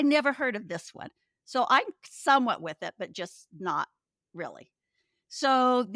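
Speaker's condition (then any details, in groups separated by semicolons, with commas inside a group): No condition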